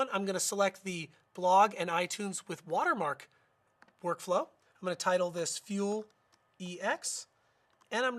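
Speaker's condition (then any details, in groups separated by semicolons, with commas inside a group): No condition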